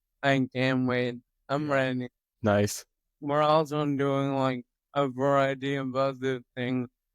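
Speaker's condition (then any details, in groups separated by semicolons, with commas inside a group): Toxic leukoencephalopathy, locked-in syndrome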